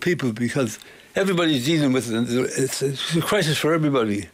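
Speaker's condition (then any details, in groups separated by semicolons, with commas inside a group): Parkinson's; voice ties up sometimes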